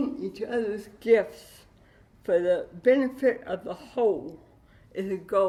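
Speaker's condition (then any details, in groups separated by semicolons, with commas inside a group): Cerebral palsy with dystonia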